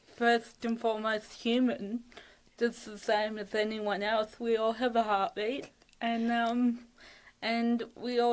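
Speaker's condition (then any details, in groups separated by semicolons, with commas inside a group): Cerebral palsy; ataxic, lack of oxygen at birth, arms and legs affected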